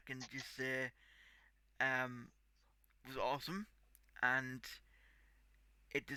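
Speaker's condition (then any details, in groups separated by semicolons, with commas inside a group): Cerebral palsy; tight muscles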